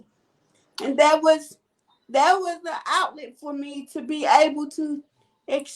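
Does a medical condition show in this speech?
Yes: cerebral palsy.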